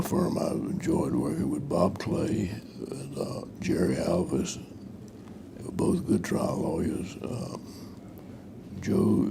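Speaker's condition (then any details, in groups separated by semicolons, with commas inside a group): Parkinson's disease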